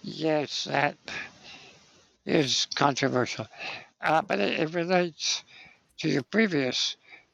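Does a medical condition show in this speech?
Yes: spinal muscular atrophy; present from birth, muscle weakness, lifelong wheelchair use.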